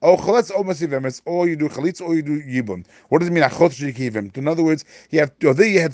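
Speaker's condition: No condition

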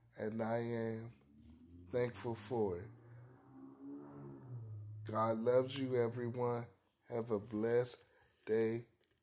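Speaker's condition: Cerebral palsy; spastic quadriparesis, present from birth, wheelchair user, unable to walk

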